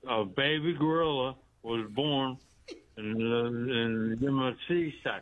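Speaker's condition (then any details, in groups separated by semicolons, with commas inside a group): Speech impediment; girlfriend stabbed him, hit in head with ashtray, said not causing it; calling in, sounds faint, asked to get closer to microphone; rapid fire, excited delivery, stories run together without clear breaks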